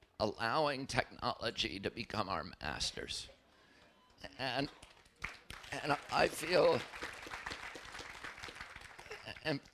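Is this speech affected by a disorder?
Yes: spasmodic dystonia; speaker attributes to yearly flu vaccine.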